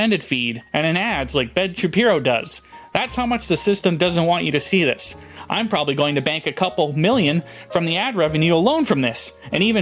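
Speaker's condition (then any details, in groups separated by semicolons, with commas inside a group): No condition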